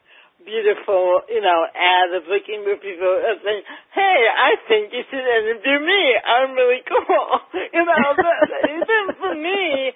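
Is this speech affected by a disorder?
Yes: cerebral palsy, mild; mildly affects speech.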